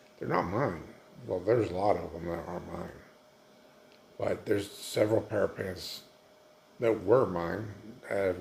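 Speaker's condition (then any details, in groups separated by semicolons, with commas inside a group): Multiple sclerosis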